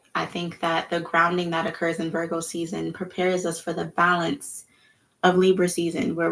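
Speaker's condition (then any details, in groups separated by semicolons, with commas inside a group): No condition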